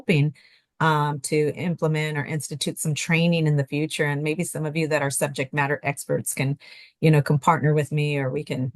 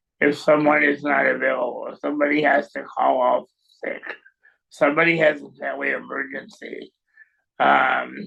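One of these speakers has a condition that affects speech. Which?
The second: cerebral palsy; long-term services and supports; voice may sound raised or yelling.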